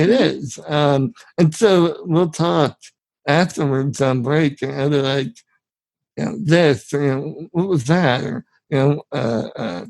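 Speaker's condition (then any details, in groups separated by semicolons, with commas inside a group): Spinal muscular atrophy; genetic, from birth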